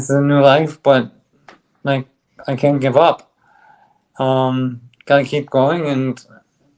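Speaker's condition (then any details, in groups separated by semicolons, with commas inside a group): ALS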